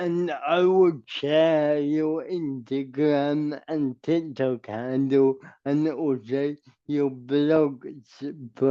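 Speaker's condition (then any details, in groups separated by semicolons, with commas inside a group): Cerebral palsy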